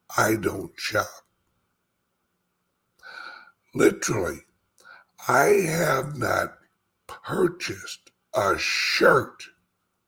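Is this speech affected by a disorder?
Yes: speech impediment; slight speech impediment.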